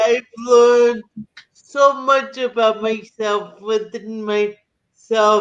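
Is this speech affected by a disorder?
Yes: cerebral palsy.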